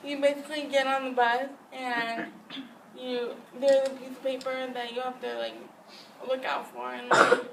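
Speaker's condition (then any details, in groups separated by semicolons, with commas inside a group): Cerebral palsy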